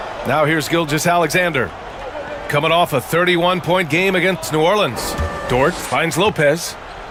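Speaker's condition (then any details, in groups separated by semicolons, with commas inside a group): No condition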